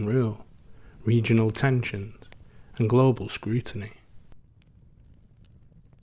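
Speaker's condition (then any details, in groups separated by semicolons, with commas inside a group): No condition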